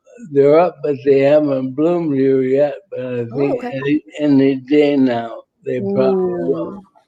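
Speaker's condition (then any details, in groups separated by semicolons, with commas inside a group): ALS; voice tires, needs rest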